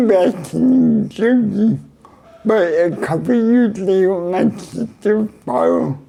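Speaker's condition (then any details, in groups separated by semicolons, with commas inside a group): Cerebral palsy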